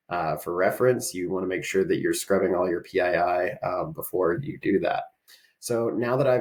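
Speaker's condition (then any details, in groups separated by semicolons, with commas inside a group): No condition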